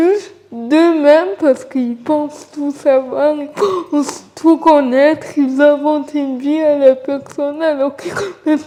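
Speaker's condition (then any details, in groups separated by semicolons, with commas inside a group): Cerebral palsy; from birth, uses wheelchair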